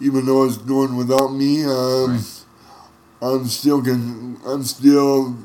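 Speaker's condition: Cerebral palsy; from birth

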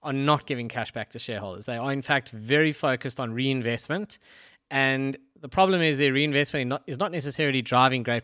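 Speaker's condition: No condition

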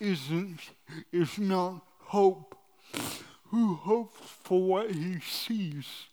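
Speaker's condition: Cerebral palsy; cerebral palsy from birth at St. Edward's (now Mercy Hospital), doctors predicted no walking or talking

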